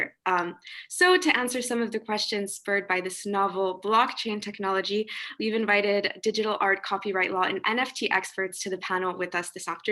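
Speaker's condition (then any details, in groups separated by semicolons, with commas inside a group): No condition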